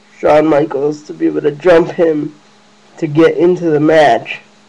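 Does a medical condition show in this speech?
Yes: cerebral palsy; lifelong, wheelchair user.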